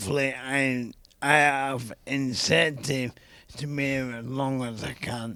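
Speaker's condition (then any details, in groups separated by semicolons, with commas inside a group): ALS; young onset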